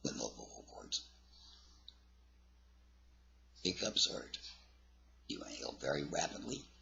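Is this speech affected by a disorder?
Yes: laryngectomy, voice prosthesis.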